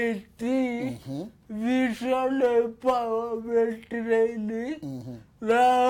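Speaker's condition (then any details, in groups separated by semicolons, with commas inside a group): Cerebral palsy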